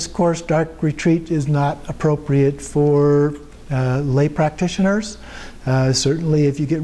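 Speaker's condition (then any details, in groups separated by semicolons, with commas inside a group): No condition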